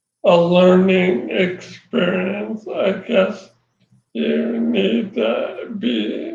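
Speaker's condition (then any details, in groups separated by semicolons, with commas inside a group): ALS; voice changed early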